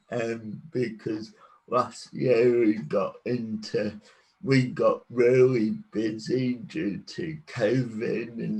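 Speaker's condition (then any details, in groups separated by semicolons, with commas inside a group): Cerebral palsy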